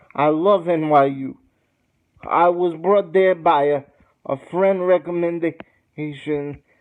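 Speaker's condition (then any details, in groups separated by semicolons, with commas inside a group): Cerebral palsy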